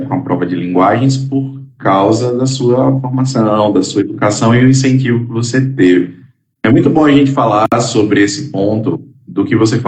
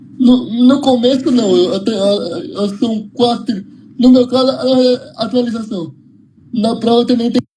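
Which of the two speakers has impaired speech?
The second: cerebral palsy; uses wheelchair.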